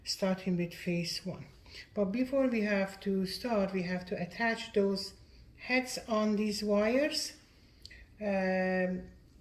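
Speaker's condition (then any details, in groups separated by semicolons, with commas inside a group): No condition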